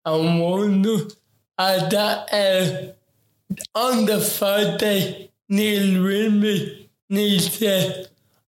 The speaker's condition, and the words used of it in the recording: Cerebral palsy. And today we're going to take it, as your mom said, we're going to take it very slow and you're going to talk to me word